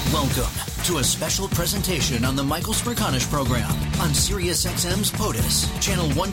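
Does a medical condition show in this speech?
No.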